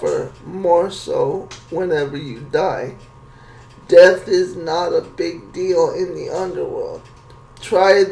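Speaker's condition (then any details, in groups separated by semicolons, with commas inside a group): Cerebral palsy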